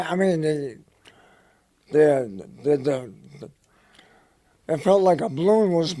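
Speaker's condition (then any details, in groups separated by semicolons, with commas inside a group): Head and neck cancer; dry throat, dry mouth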